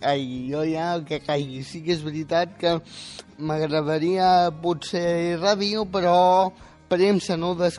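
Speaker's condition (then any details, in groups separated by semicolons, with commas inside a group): Spastic quadriplegic cerebral palsy; control of speech retained, good communicative ability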